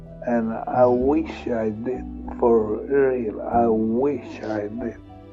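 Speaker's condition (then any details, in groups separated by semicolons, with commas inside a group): Multiple sclerosis; progressive form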